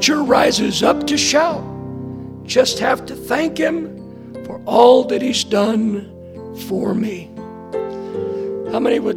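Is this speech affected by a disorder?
Yes: hoarseness after vocal cord surgery; hoarseness remains.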